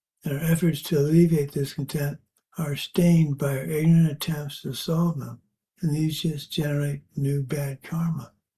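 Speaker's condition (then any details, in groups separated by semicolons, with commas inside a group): Parkinson's; age 73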